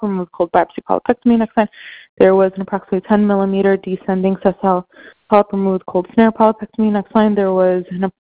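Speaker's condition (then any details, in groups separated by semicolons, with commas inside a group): No condition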